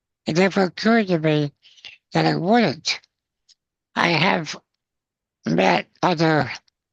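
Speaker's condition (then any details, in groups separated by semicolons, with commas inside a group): Spinal muscular atrophy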